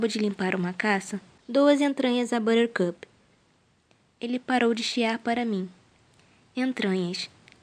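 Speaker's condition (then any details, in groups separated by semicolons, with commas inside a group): No condition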